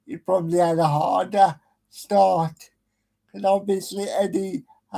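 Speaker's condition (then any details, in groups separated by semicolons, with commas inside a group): Cerebral palsy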